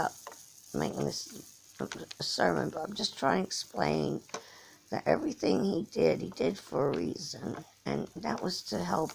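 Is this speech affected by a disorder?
Yes: cerebral palsy; from birth.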